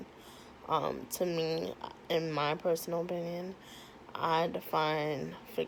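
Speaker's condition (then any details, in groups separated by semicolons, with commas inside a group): Cerebral palsy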